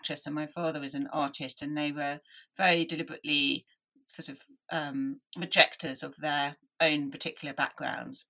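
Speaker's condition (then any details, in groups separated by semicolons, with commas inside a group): Deafness; analog hearing aids in childhood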